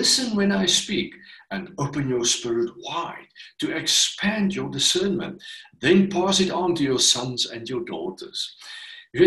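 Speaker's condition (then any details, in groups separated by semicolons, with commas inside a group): No condition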